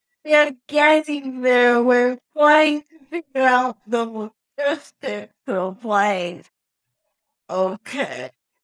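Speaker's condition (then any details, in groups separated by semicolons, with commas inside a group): Cerebral palsy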